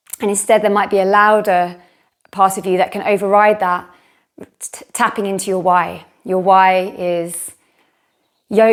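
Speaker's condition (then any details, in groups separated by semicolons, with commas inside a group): No condition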